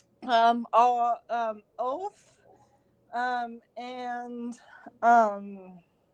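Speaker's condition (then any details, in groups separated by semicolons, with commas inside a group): Cerebral palsy; since birth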